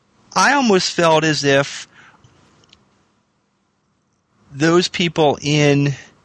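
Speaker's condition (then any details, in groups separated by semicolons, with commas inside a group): Stuttering; person who stutters, most anxiety tied to stuttering; stuttered openly rather than hiding in past phone-heavy job, talked openly about stuttering; blocks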